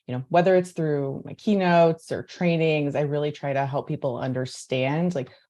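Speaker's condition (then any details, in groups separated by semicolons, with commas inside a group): No condition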